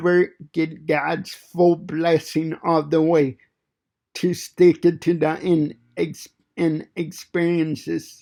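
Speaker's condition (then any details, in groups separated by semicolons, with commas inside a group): Cerebral palsy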